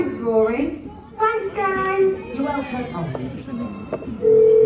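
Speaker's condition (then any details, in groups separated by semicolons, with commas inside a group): No condition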